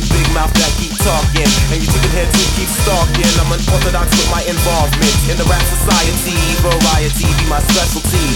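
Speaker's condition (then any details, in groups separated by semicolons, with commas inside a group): No condition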